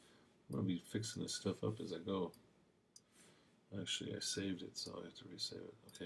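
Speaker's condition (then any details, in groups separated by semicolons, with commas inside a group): No condition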